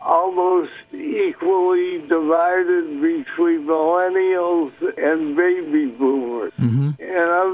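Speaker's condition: Parkinson's disease; slow or halting, sounds as before to own ear on playback

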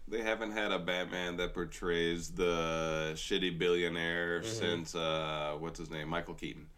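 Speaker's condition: No condition

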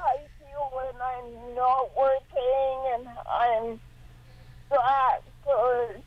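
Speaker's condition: Cerebral palsy, mild; slight speech impediment, capable of speaking, perfectly understood by hosts

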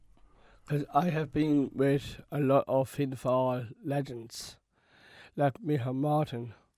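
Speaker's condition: Down syndrome; learned to talk

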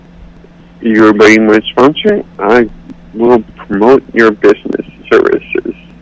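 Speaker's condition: Cerebral palsy; accepts own voice

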